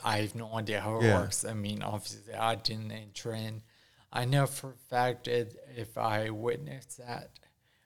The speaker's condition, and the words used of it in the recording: Ataxia. And now, I mean, I know you think that you have a slight speech impediment.